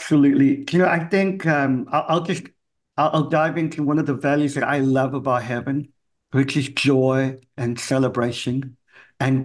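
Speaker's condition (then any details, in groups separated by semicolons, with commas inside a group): Cleft palate; congenital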